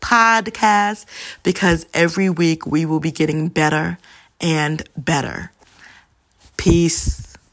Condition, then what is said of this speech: Stuttering. And if you hear me stuttering, let's just take a deep breath and breathe.